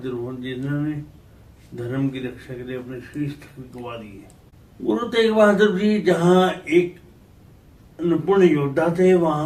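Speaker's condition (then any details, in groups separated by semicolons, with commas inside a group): Cerebral palsy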